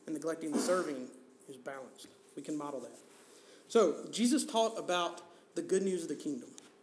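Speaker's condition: No condition

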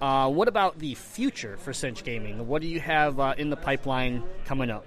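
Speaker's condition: Cleft palate; multiple surgeries in childhood

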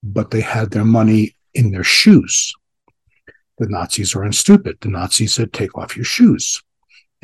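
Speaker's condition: No condition

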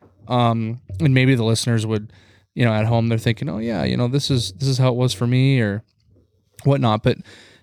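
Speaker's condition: No condition

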